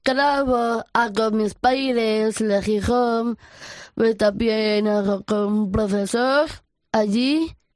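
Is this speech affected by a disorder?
Yes: Down syndrome; congenital, extra chromosome 21.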